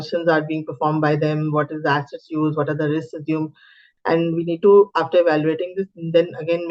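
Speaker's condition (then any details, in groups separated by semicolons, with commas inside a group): No condition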